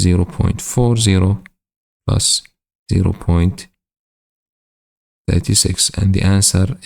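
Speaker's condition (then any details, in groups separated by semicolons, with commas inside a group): No condition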